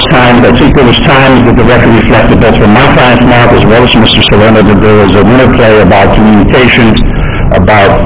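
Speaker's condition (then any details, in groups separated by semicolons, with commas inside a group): No condition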